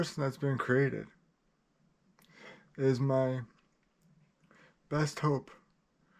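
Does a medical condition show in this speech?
Yes: cerebral palsy, spastic.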